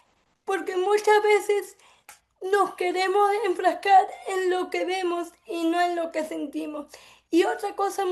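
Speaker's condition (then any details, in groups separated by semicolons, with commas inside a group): Cerebral palsy; from birth; affects speech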